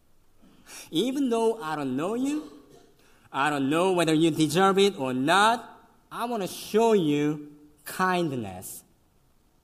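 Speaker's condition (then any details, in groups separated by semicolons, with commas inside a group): Cleft lip and palate; congenital, severe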